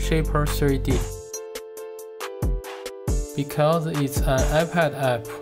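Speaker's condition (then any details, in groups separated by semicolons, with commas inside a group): No condition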